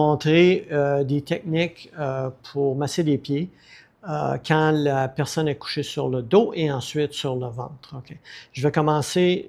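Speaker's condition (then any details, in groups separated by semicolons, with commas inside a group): No condition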